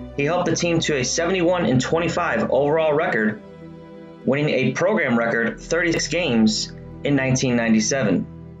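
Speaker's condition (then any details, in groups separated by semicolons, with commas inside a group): No condition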